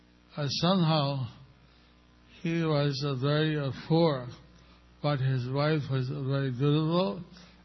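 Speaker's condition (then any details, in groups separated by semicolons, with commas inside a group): Stroke with facial paralysis; may be hard to understand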